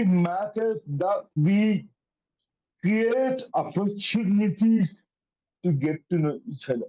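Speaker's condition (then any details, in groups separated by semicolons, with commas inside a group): Cerebral palsy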